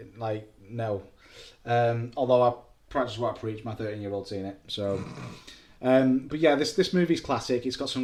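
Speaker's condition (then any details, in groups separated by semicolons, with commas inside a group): No condition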